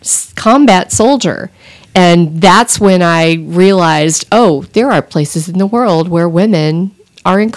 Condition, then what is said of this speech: No condition.